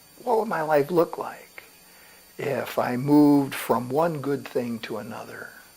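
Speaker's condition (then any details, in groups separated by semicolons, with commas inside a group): No condition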